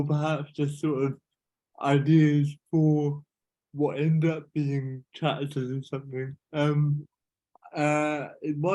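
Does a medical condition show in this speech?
Yes: cerebral palsy.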